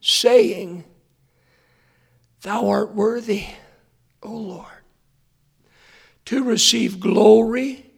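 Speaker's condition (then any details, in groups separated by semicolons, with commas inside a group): Hoarseness after vocal cord surgery; hoarse voice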